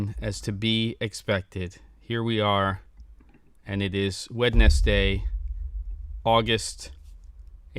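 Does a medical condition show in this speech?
No.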